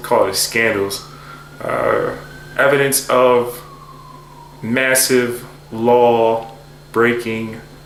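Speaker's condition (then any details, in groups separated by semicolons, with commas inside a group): No condition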